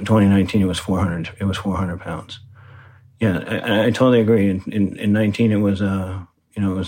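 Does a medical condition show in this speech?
Yes: Parkinson's disease; right-side weakness at onset, diagnosed by neurologist, confirmed by second opinion, heavy weightlifting slows progression.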